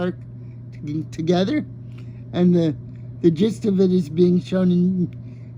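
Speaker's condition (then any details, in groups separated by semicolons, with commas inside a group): Cerebral palsy; ankle deformity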